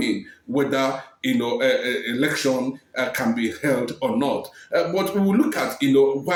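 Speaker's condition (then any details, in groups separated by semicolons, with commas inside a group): No condition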